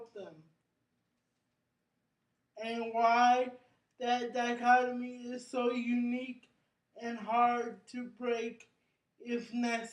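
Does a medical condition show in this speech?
Yes: cerebral palsy; brain injury.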